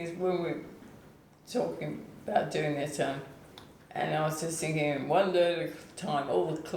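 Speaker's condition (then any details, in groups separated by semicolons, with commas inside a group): ALS/MND; onset foot drop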